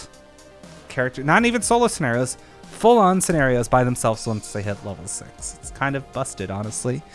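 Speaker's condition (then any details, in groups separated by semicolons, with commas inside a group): No condition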